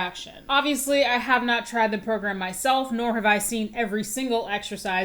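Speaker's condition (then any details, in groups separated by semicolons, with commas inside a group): No condition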